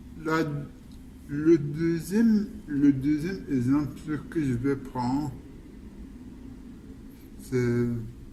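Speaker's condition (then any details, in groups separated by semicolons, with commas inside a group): Cerebral palsy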